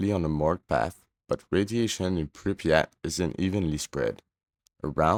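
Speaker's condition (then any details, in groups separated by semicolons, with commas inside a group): No condition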